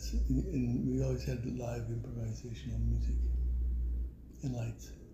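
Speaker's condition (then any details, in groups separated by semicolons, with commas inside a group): Parkinson's; voice weakened by Parkinson's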